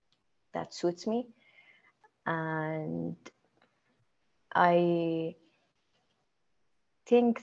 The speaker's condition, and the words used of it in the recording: Stuttering. So I learned English as a second language, and I speak fluently in English more than